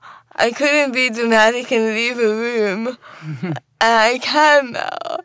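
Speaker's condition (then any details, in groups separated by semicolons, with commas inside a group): Cerebral palsy; visible impairment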